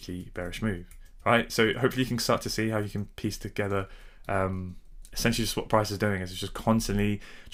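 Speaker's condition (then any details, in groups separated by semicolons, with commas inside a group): No condition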